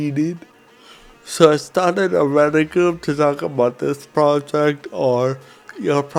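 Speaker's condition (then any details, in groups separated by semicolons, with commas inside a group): Cerebral palsy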